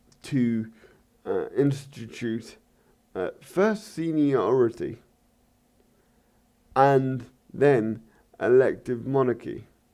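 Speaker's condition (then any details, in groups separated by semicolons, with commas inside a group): Cerebral palsy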